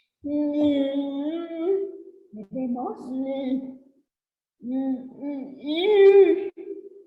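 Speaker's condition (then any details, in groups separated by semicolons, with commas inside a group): Cerebral palsy; since birth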